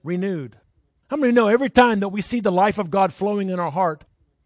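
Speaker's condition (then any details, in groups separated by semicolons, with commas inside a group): No condition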